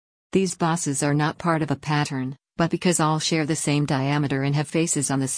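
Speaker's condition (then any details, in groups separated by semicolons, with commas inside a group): No condition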